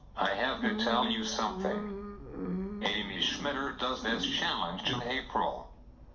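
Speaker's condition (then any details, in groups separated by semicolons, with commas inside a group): Cerebral palsy, speech-generating device; lifelong; non-verbal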